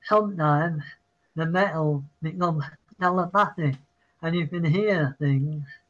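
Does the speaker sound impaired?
Yes: Parkinson's; citing Parkinson's.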